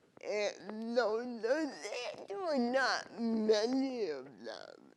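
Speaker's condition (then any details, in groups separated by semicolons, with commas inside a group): Cerebral palsy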